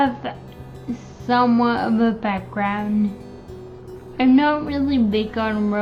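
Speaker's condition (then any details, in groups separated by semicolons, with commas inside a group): Friedreich's ataxia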